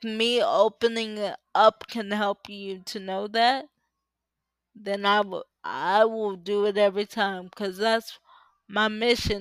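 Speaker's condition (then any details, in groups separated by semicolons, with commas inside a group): Cerebral palsy; uses power wheelchair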